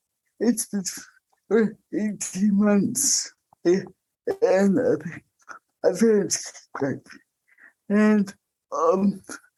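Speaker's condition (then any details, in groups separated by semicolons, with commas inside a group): Cerebral palsy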